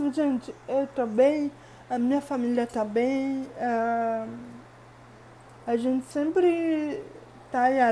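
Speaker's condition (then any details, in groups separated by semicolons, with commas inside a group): Cerebral palsy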